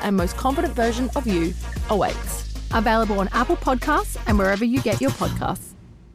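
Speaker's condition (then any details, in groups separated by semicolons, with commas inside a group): No condition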